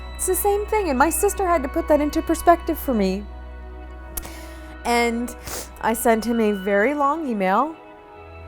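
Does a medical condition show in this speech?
No.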